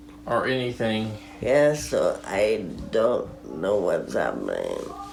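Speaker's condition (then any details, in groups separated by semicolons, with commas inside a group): Friedreich ataxia, severe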